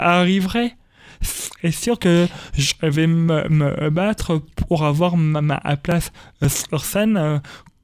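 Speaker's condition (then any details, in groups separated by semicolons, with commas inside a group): Stuttering; stuttering persists, described by him as an accent; repeated sounds, prolonged sounds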